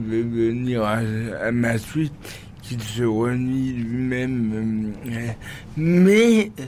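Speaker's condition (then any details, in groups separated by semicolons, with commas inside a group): Cerebral palsy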